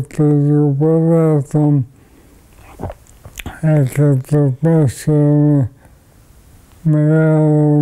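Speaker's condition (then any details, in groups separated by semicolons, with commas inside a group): ALS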